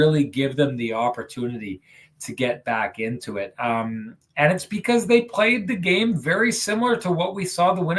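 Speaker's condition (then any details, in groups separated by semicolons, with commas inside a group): No condition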